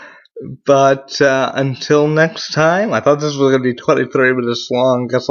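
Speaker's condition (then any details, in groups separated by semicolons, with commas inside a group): Cerebral palsy; mild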